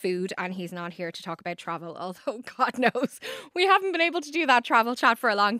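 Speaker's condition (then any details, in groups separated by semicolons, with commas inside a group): No condition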